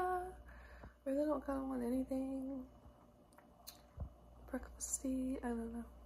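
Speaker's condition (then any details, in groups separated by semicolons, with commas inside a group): No condition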